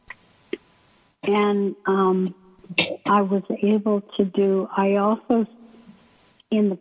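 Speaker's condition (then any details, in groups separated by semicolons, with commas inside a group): ALS; wheelchair user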